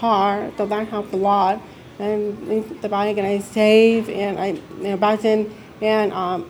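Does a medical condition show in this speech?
Yes: deafness; signs with family.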